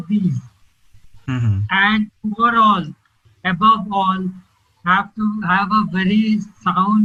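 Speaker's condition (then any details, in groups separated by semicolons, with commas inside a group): ALS; two years since diagnosis, falling, speech therapy, breathing exercises; labored slurred speech, choking on water, aspiration risk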